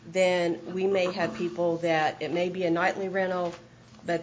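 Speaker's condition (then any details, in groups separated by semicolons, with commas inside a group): No condition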